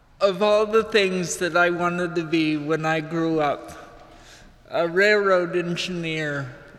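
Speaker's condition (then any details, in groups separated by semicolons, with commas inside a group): Cerebral palsy; slight limp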